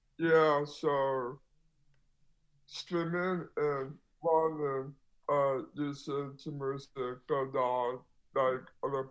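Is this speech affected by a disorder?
Yes: Down syndrome; congenital.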